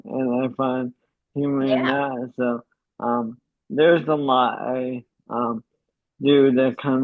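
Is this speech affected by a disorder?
Yes: ALS; uses pre-recorded voice.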